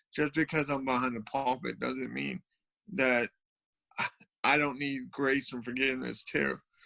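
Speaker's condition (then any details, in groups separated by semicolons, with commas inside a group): Cerebral palsy; from birth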